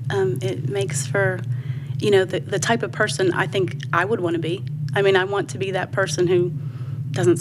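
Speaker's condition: No condition

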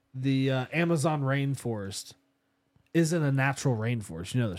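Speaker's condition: No condition

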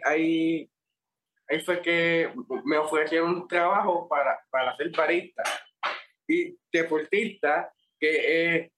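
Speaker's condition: Down syndrome; adult man aged 26 to 27

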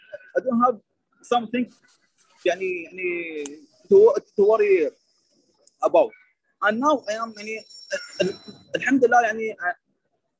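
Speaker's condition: Stuttering; childhood onset around kindergarten (k3), fluent before that; still stuttering but improved; past avoidance of speaking, once no stuttering for 20 minutes in a meeting; repeated sounds, prolonged sounds

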